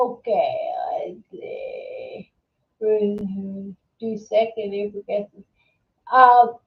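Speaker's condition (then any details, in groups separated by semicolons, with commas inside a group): Multiple sclerosis; secondary progressive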